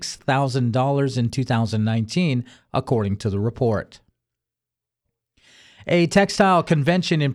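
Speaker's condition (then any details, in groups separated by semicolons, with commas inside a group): No condition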